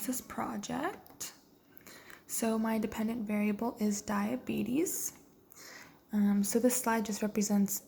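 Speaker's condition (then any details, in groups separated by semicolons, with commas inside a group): No condition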